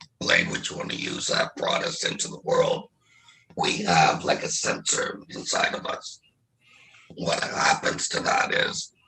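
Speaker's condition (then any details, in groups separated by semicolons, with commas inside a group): Laryngectomy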